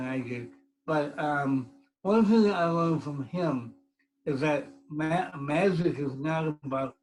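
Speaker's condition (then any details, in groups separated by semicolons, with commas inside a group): Cerebral palsy; from birth; speech impediment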